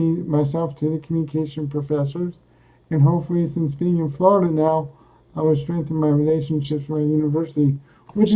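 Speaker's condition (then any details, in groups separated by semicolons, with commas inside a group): Cerebral palsy; speaks coherently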